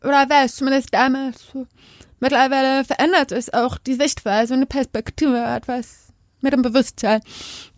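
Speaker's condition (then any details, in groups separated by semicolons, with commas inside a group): Deafness; spoken language as mother tongue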